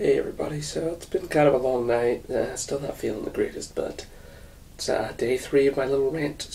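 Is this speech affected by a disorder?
No.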